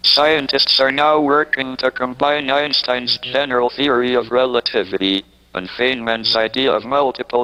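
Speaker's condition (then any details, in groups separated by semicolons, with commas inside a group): ALS, speech-generating device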